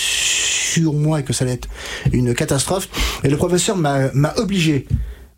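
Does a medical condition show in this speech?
Yes: stuttering; onset age 5 to 6, severe from age 5 to 20, untreated in childhood; age 33, therapy from age 20 with stuttering specialist Catherine Daubier, Nancy, fluency techniques; blocks and repetitions, formerly could not finish a sentence without blocking; here repeated sounds, prolonged sounds.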